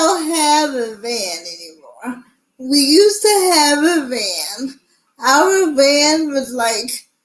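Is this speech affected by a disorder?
Yes: cerebral palsy.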